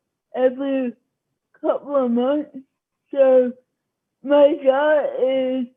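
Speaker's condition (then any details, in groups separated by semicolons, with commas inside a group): Cerebral palsy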